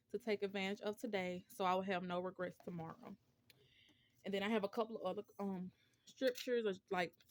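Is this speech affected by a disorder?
No.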